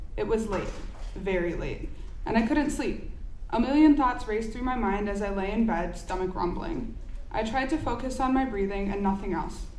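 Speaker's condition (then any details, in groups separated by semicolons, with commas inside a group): No condition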